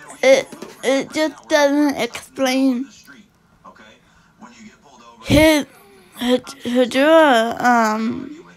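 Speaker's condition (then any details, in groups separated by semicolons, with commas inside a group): Cerebral palsy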